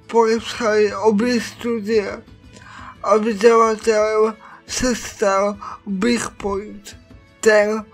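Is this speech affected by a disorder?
Yes: cerebral palsy.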